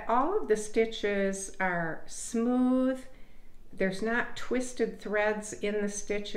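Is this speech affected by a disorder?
No.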